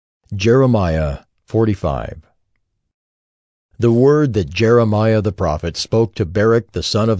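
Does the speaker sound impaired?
No.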